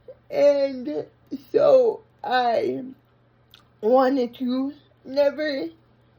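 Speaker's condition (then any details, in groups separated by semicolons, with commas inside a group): Brain injury; unable to walk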